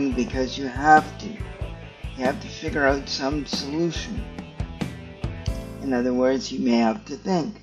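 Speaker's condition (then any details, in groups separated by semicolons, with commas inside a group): Cerebral palsy; stiff muscles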